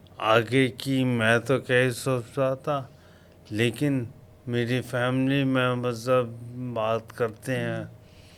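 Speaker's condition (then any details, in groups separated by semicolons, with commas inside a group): Coma after road accident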